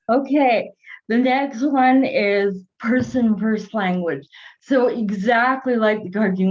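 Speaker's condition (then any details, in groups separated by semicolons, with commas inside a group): Cerebral palsy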